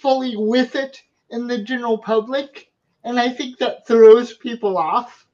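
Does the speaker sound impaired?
Yes: cerebral palsy; wheelchair user, physical therapy; undiagnosed problem over past year and a half, on seven medications including pain medication.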